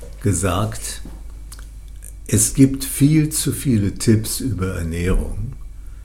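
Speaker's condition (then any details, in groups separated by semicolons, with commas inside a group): Parkinson's disease; incurable, diagnosed by a psychiatrist, treated by professor Jens Volkmann in Würzburg, medication adjusts symptoms; exercise as ongoing therapy, running, table tennis, boxing, swimming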